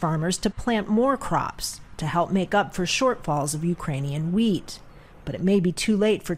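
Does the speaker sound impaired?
No.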